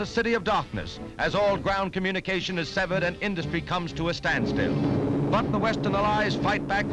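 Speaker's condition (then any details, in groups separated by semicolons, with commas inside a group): No condition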